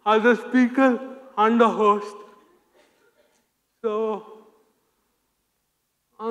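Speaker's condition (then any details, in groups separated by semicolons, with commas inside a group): Cerebral palsy; affects body movements and speech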